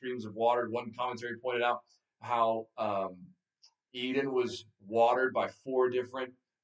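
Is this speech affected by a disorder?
No.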